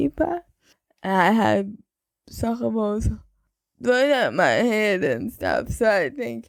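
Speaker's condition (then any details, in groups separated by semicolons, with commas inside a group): Cerebral palsy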